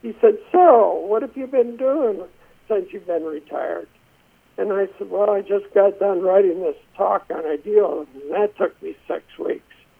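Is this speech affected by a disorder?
Yes: essential tremor.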